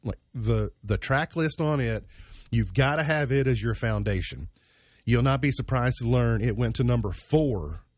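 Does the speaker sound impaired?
No.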